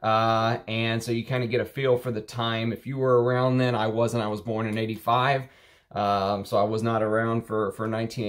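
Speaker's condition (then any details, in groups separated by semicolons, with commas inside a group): No condition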